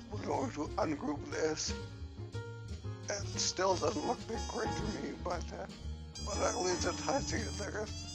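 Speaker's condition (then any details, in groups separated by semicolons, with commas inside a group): Cerebellar ataxia from brain tumour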